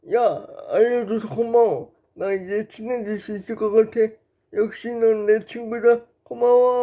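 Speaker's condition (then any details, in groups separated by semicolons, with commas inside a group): Brain lesion disability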